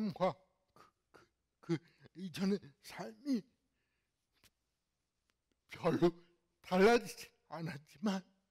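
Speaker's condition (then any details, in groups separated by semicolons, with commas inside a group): Cerebral palsy; speech disability, speaks very slowly, hard to follow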